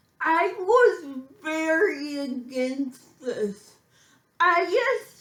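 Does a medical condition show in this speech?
Yes: physical speech impairment.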